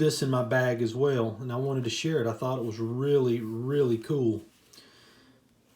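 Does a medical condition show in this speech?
No.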